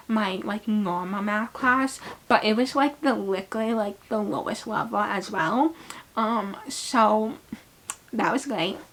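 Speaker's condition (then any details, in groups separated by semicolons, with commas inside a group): Cerebral palsy; right hemiplegia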